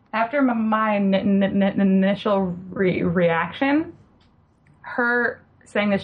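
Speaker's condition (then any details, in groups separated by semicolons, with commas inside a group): Stuttering; past stuttering therapy with desensitization, learned to live effectively with stuttering; stutters when talking with patients, listeners sometimes react oddly to stuttering; repeated sounds, prolonged sounds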